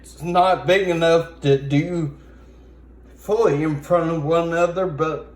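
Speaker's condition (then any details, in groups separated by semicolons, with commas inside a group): Brain injury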